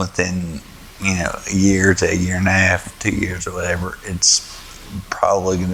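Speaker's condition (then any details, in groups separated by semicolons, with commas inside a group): Spinocerebellar ataxia type 1; slightly slurred, reportedly improved after treatment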